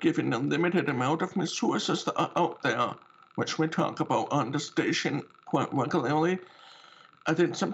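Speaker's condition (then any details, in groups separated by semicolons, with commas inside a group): Deafness with cochlear implant; uses cochlear implant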